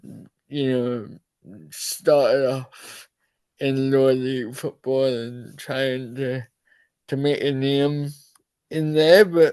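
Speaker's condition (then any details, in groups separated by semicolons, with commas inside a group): Cerebral palsy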